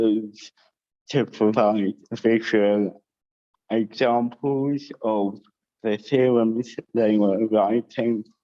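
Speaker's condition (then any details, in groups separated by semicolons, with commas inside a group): Cerebral palsy with dysarthria; all four limbs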